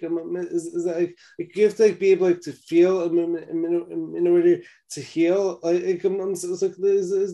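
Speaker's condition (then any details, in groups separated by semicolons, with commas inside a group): Stammer and stutter; acquired, neurological damage from severe pneumonia, 21 antibiotics, steroids, intubation, ventilator, induced coma, stutter began later; age 25, holistic treatment by naturopath Victor Cozzetto of Vitagenics, earlier therapists, speech not fully recovered; more at start then smoother, initially extremely slurred, once unable to talk; repeated sounds, repeated words, prolonged sounds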